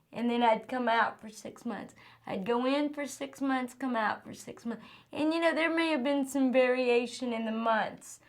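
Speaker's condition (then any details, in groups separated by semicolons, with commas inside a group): Cerebral palsy; from birth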